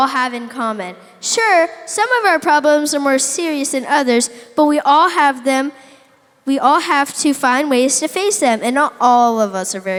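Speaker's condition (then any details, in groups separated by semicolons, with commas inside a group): No condition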